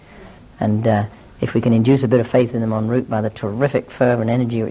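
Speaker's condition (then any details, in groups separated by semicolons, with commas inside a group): No condition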